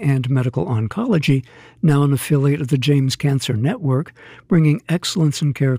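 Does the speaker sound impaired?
No.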